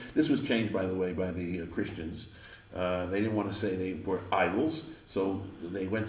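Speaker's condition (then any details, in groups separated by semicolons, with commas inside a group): No condition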